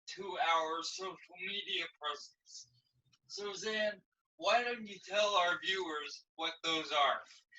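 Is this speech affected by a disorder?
No.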